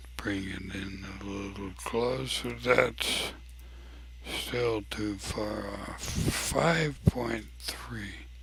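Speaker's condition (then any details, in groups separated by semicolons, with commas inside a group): ALS; abnormally slow voice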